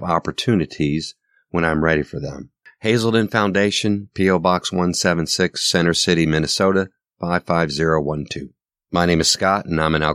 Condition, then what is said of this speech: No condition.